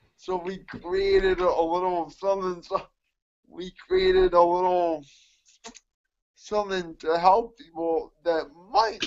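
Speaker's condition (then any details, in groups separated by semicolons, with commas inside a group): Cerebral palsy; mixed quadriplegia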